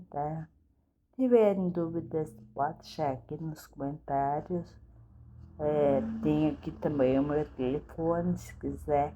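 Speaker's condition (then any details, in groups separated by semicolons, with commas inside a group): Cerebellar ataxia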